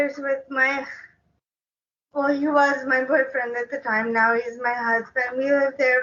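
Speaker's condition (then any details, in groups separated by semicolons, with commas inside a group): Cerebral palsy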